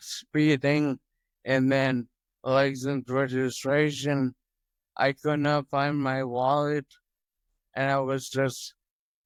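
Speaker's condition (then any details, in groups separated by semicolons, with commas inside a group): Toxic leukoencephalopathy, locked-in syndrome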